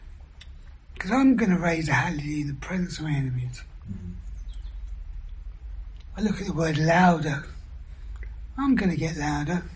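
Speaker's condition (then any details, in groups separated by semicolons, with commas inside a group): Throat cancer surgery, vocal injections; cancerous neck tumour, operations at Guy's, radiotherapy, one vocal cord half paralysed, deaf one ear, BAHA hearing aid; years after treatment, three vocal cord injections, swallow disorder, chokes on food; whispered after surgery, two or three words per breath, injections now allow full sentences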